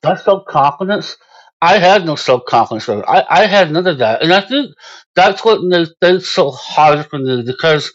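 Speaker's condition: Moebius syndrome; congenital

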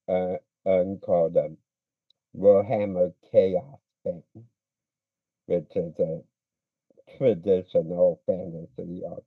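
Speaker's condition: Speech impediment

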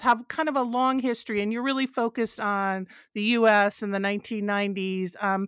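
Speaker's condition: No condition

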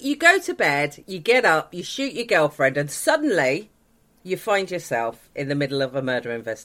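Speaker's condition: No condition

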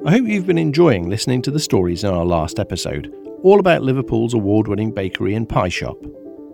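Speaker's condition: No condition

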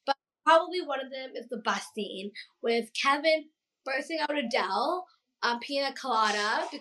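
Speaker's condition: Down syndrome; past speech therapy

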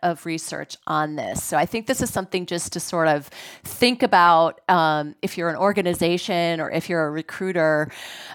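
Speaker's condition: No condition

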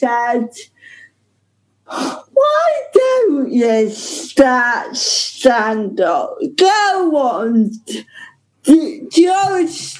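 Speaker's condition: Ataxic cerebral palsy; stuck during delivery

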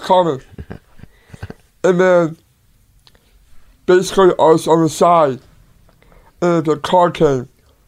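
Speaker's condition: Down syndrome; works 5 to 10 times harder to build muscle

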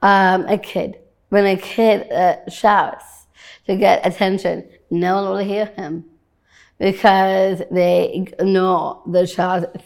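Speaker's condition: Down syndrome

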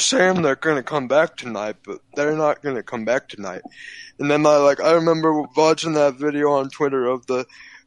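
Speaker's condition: Cerebral palsy, physical only

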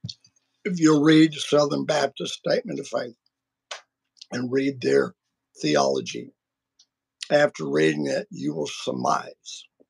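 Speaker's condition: Vocal cord surgery; including laser treatment

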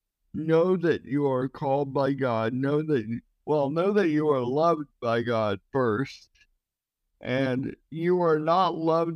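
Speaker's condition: Cerebral palsy

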